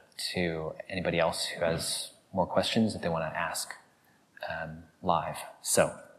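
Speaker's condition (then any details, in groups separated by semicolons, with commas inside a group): No condition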